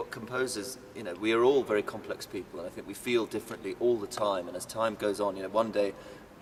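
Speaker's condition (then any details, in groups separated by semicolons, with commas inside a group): No condition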